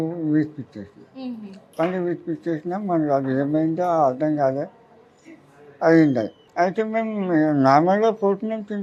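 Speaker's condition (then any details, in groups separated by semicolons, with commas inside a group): Oral cancer; jaw bone removed, reconstructed with grafted tissue, chewing habit; about three years since onset, recurrence after surgery; could not open mouth or eat, tube fed three years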